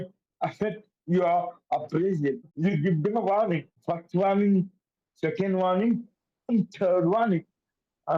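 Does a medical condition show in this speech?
Yes: cerebral palsy; affects coordination.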